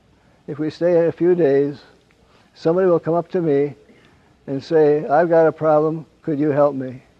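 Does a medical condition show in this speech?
Yes: Parkinson's; wakes at night.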